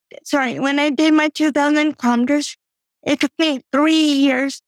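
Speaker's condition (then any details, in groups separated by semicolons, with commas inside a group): Cerebral palsy; took first steps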